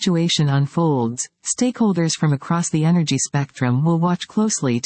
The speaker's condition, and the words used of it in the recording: None; typical speech.